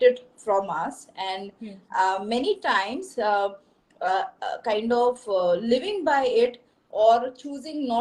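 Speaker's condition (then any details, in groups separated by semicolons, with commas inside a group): No condition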